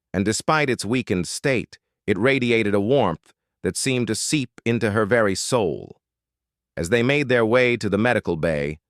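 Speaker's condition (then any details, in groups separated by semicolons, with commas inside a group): No condition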